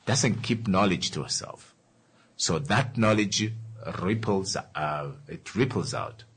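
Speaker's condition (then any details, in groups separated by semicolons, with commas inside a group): No condition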